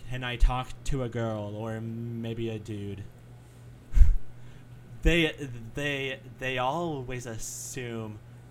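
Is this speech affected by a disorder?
Yes: stutter; varies day to day with bad talking days, called not a disability but annoying; frequent word and phrase repetitions, part-word repetitions, repeated uh fillers, listeners mistake speech for drunkenness; here repeated words, blocks.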